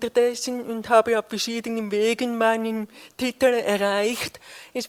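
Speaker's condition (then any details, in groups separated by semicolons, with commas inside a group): Deafness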